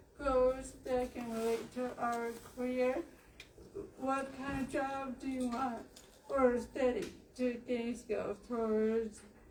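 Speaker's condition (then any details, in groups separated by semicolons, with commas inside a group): Cerebral palsy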